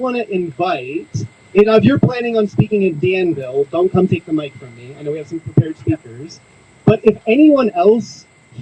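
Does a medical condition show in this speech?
No.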